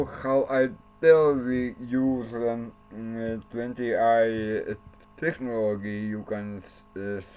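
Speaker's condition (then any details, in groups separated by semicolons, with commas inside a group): Cerebral palsy; since birth; speech not very clear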